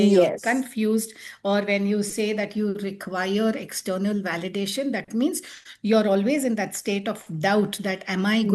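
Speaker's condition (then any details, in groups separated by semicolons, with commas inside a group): No condition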